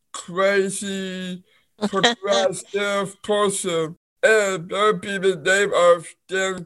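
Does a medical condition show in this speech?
Yes: Down syndrome; heart repair at 5 months for two holes.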